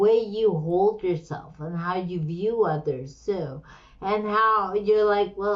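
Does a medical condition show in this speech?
Yes: slurred speech.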